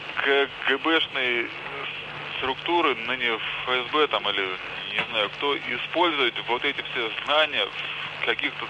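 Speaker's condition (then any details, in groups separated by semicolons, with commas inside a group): Stuttering since childhood; relaxation and suggestion session on air by Юрий Лонго, expected by speaker to last an hour; slight stutter, suggested phrases repeated fluently, stutter stopped briefly then returned; repeated sounds, prolonged sounds, blocks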